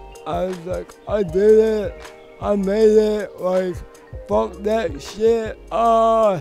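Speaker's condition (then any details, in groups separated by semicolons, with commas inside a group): Cerebral palsy; voice noticeably affected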